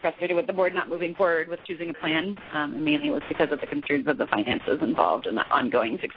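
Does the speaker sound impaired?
No.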